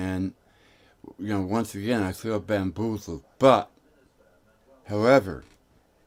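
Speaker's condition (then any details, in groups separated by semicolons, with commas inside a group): Tongue cancer; tongue tumor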